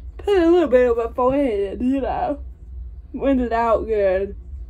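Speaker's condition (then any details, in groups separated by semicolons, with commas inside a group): Cerebral palsy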